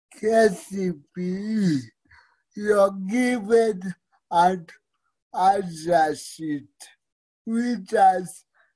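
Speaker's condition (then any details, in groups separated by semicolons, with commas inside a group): Cerebral palsy; fine motor skill challenges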